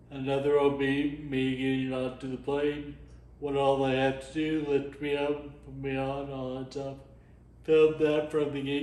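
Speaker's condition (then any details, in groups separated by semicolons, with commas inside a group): Friedreich's ataxia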